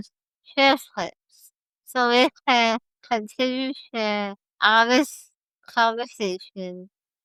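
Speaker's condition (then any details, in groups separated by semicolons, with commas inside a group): Spinal muscular atrophy type 1; most severe form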